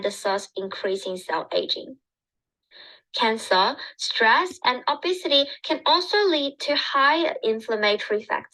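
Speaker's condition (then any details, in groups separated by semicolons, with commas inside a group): No condition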